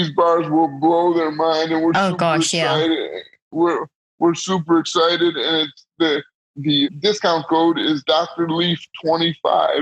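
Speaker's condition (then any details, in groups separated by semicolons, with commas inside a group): Cerebral palsy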